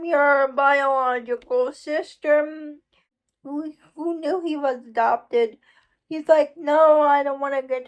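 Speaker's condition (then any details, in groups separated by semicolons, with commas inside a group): Cerebral palsy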